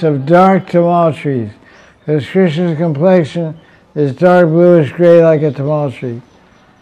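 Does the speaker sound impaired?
Yes: deafness; unsure of microphone volume, asks audience whether heard, finds sound way too loud.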